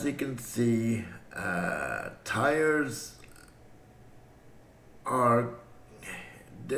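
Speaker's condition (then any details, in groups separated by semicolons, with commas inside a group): Cerebral palsy; breathing fine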